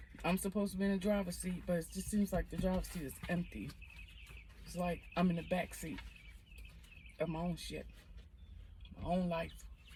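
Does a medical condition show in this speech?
No.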